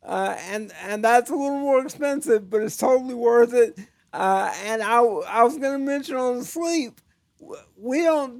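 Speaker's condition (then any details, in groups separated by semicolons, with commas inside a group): Cerebral palsy; types with one finger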